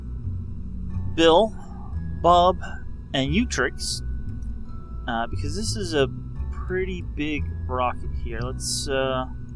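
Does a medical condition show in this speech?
No.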